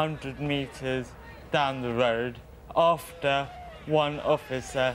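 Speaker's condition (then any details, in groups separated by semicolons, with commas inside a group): Cerebral palsy; uses wheelchair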